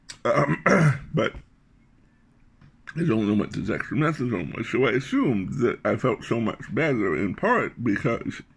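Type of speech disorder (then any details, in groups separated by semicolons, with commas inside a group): Speech after glossectomy; tongue cancer glossectomy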